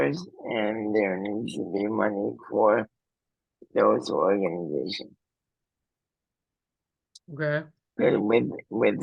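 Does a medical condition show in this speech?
Yes: cerebral palsy.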